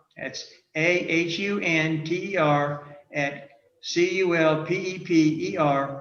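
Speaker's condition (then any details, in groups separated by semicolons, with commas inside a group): No condition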